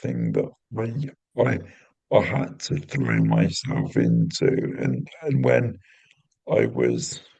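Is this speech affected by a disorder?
Yes: cerebral palsy; intrathecal baclofen pump.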